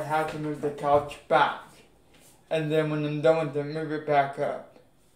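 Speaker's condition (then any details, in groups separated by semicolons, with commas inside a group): Cerebral palsy; affects legs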